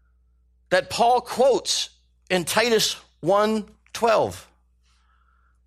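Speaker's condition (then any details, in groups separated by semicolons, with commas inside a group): No condition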